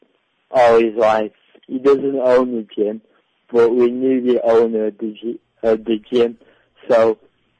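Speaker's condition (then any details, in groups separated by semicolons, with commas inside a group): Cerebral palsy; delayed development and talking, predicted never to talk, speech therapy paid by parents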